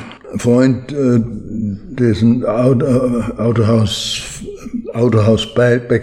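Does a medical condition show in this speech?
Yes: Parkinson's disease; needs much training.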